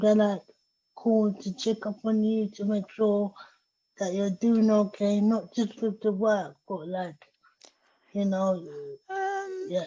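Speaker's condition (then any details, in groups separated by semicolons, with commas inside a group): Cerebral palsy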